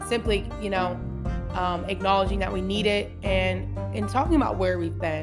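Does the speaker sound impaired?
No.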